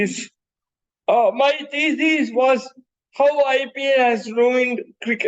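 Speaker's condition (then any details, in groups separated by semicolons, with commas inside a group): Cerebral palsy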